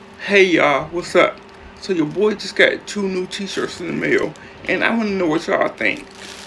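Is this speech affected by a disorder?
Yes: cerebral palsy.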